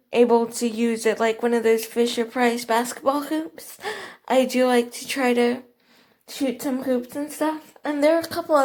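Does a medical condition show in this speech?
Yes: cerebral palsy; quadriplegia, all four limbs; eats, chews and swallows normally.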